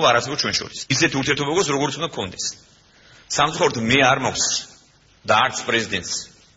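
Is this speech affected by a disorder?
No.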